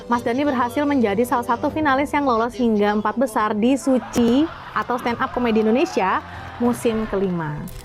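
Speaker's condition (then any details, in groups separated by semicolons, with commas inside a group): No condition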